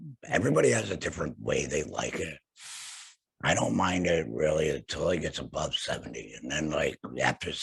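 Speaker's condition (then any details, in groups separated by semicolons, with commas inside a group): Laryngectomy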